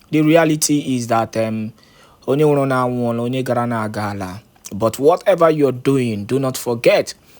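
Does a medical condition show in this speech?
No.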